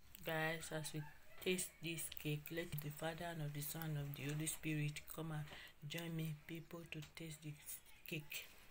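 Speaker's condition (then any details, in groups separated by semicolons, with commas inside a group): No condition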